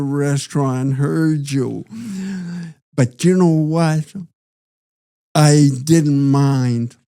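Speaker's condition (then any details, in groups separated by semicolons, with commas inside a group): Parkinson's disease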